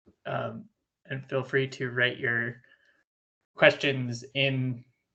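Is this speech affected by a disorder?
No.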